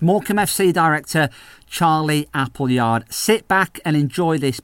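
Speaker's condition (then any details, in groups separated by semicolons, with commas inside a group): No condition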